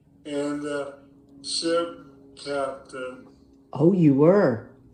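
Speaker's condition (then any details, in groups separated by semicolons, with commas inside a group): ALS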